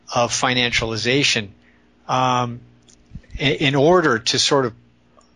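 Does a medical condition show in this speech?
No.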